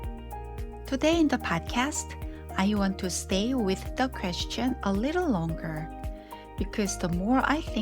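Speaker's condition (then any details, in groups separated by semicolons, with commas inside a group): No condition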